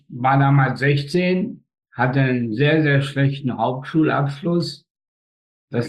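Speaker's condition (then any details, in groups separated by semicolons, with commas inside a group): Spastic tetraparesis, spastic quadriplegia; cord around neck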